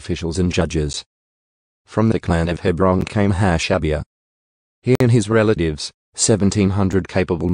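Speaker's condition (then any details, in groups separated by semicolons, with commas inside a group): No condition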